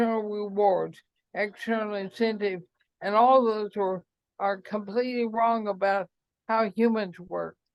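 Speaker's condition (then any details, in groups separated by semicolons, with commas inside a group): ALS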